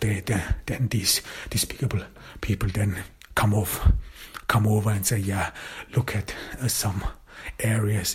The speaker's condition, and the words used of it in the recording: Stuttering. At least this is my own perception, so I don't know whether this is being perceived the same way.